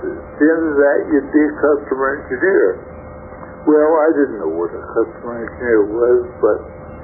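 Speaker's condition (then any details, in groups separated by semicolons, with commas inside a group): Stroke affecting throat muscles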